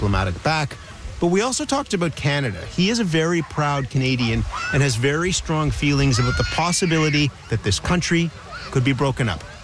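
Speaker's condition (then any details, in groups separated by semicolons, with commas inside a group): No condition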